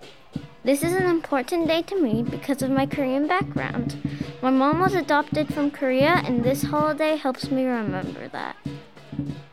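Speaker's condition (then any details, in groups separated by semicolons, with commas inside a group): No condition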